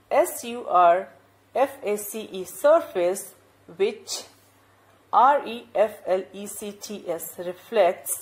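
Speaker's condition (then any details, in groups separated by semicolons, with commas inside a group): No condition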